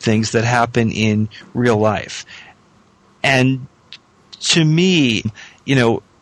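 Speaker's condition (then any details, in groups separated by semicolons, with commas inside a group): Stuttering; person who stutters, most anxiety tied to stuttering; stuttered openly rather than hiding in past phone-heavy job, talked openly about stuttering; prolonged sounds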